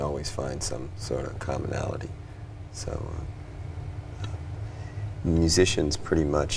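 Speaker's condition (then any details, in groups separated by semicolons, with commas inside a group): No condition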